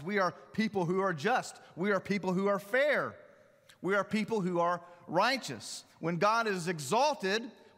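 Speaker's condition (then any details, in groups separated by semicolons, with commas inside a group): No condition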